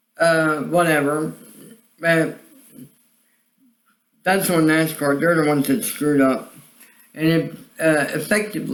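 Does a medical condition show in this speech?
Yes: cerebral palsy; voice sound affected.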